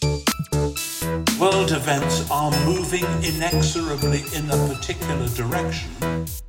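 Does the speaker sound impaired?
No.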